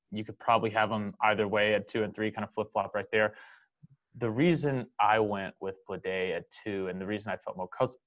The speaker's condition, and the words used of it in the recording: None; typical speech.